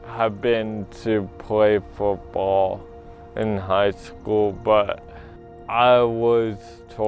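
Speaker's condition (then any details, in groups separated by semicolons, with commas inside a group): Cerebral palsy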